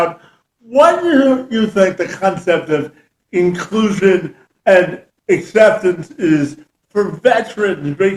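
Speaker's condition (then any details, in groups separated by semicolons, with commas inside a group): Cerebral palsy; from birth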